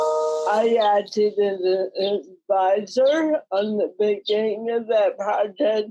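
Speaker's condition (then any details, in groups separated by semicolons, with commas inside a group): Cerebral palsy; mild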